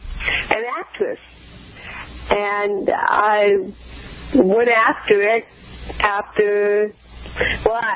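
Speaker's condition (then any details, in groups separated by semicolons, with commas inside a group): Cerebral palsy; cerebral palsy from premature birth, birth trauma, lack of oxygen, spinal cord surgery C1 to C7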